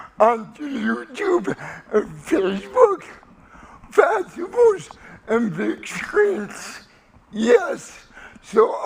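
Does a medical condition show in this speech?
Yes: cerebral palsy.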